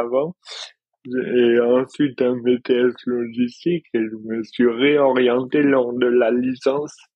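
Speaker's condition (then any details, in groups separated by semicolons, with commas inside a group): Dystonia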